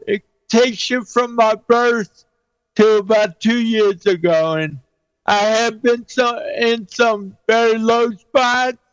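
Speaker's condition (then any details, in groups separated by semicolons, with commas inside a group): Cerebral palsy; 49 years with condition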